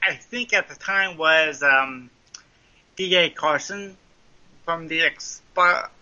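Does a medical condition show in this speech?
Yes: cerebral palsy; mild form, lifelong since childhood, trouble writing, slow running, mile took 21 minutes, school accommodations; speech impediment, sounds like Wendy's drive-through speaker box, may sound drunk.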